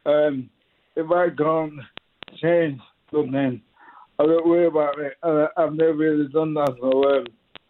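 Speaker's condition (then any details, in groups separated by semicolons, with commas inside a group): Motor neuron disease; diagnosed about 3 years ago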